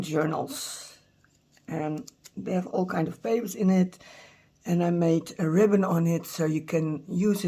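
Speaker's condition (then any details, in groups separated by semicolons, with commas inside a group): No condition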